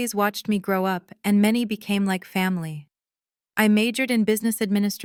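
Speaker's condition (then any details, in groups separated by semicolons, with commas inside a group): No condition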